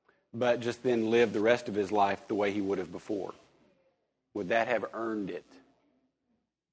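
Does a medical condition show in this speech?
No.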